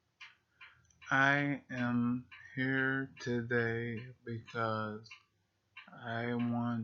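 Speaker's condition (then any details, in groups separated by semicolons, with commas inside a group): Multiple sclerosis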